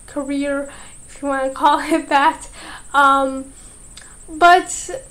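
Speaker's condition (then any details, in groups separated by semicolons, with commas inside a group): Cerebral palsy; slow typing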